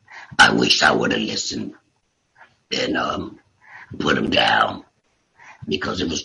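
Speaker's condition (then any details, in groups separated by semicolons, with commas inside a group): Laryngectomy; total laryngectomy for tumor by voice box, after failed six weeks chemo and radiation; voice prosthesis with hands-free device held by patch, still learning device, ongoing speech therapy; voice deeper and raspy before diagnosis, only one or two words after surgery, improving with therapy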